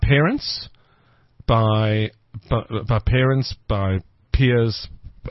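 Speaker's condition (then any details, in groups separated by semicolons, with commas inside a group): Stutter; stutter since childhood, bad in youth with strong fear of speaking, shy, later gained confidence; stuttering during interview, more on arrival, more relaxed later; worse under stress, less when relaxed, past fear made him avoid words when ordering; repeated sounds, prolonged sounds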